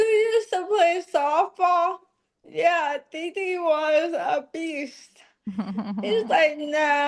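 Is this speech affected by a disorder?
Yes: ALS.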